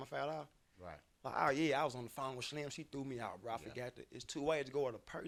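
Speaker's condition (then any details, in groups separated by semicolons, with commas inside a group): No condition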